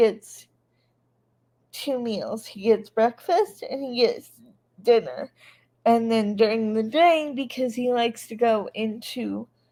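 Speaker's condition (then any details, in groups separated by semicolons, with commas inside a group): Cerebral palsy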